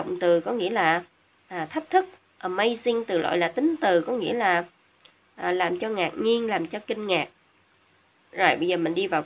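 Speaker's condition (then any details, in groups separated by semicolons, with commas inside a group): No condition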